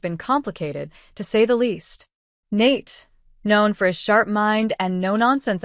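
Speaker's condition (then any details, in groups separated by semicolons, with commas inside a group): No condition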